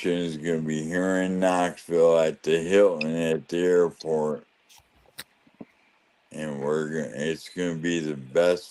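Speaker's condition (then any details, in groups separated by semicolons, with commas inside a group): ALS; losing speech and swallowing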